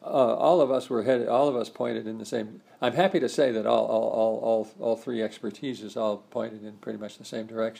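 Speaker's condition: Parkinson's disease; stiff right arm

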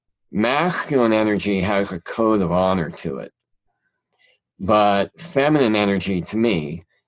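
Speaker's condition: Cleft palate; present since childhood

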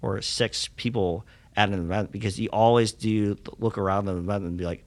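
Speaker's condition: Cleft lip and palate; congenital

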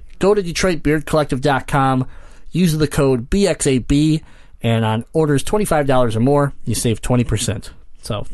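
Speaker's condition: Cleft palate; congenital

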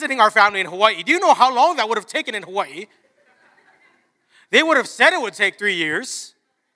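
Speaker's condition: No condition

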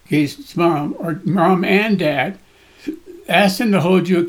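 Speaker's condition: Parkinson's disease; voice shakes, body shakes

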